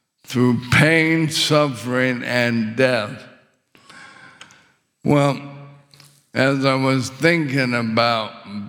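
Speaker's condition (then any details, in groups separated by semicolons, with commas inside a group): ALS; very little physical function, paralysis expected within a year or two, later breathing muscle failure expected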